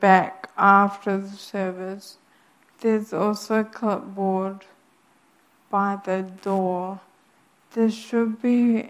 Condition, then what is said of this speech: Ataxia. Condition, if I quiet then I can't speak.